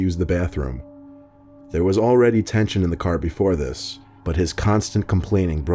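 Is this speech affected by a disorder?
No.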